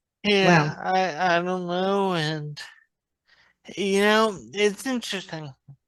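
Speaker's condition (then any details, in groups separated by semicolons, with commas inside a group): Traumatic brain injury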